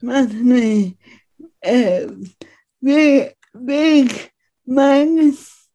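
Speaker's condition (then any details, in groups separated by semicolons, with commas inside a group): Speech impediment; finds writing easier than speaking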